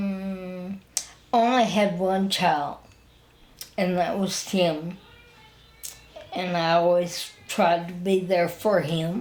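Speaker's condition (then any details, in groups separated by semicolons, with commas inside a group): Spinal ataxia; wheelchair user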